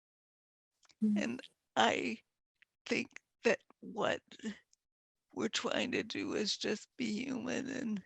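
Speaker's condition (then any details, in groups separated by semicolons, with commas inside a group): Multiple sclerosis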